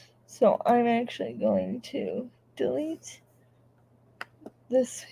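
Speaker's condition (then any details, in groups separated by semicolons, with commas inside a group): Cerebral palsy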